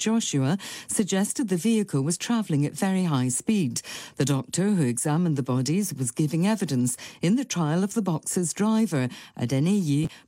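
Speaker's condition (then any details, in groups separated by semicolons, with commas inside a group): No condition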